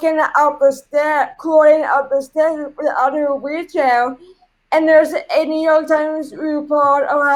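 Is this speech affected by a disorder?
Yes: cerebral palsy.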